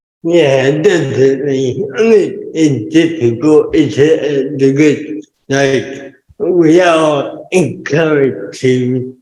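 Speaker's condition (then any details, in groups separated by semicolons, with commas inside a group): Cerebral palsy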